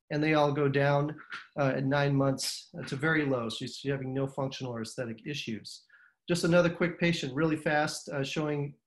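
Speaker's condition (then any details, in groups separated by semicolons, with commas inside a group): No condition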